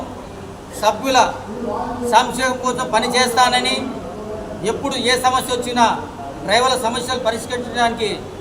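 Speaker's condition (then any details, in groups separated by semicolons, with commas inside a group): No condition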